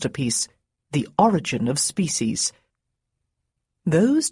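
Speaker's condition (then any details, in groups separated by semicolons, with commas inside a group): No condition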